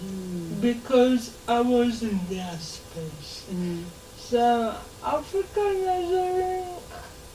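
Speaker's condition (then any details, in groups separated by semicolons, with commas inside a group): Cerebral palsy; since birth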